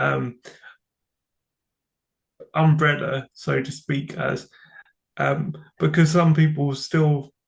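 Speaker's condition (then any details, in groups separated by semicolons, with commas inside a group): Cerebral palsy; from birth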